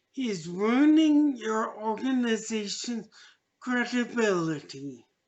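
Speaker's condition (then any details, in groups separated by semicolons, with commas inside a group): Traumatic brain injury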